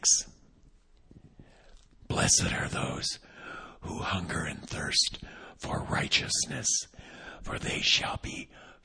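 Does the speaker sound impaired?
Yes: vocal cord paralysis, unilateral.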